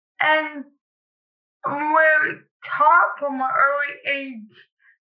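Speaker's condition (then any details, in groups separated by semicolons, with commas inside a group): Cerebral palsy; cerebral palsy since childhood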